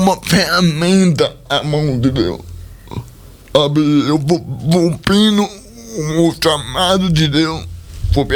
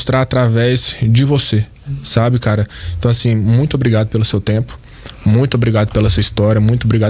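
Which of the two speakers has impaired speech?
The first: cerebral palsy; present from birth; speech not normal.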